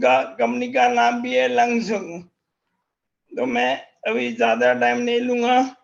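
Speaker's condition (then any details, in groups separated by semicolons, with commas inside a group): Motor neurone disease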